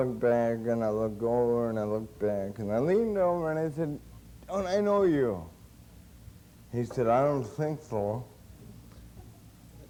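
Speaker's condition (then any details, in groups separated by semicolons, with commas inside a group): Cerebral palsy; since birth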